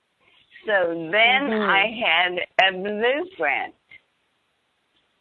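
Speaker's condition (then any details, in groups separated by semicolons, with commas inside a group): ALS, bulbar palsy; bulbar onset, throat, tongue, cheeks, then upper arms, diagnosed after 18 months, Deanna protocol slowing progression; voice affected, husband Larry fills in details; faltering voice as first symptom, throat problems first treated as H. Pylori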